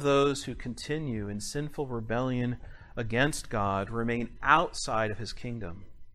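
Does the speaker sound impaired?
No.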